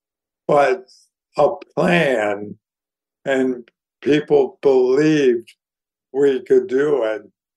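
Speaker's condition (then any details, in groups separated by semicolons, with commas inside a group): ALS; declining health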